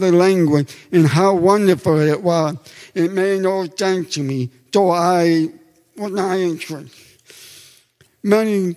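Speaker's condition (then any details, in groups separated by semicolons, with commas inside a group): Deafness; comfortable speaking and using own voice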